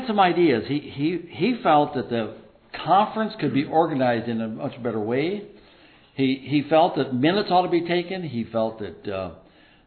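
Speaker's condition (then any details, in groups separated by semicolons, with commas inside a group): No condition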